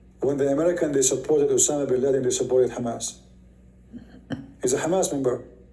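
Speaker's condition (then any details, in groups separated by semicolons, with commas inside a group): No condition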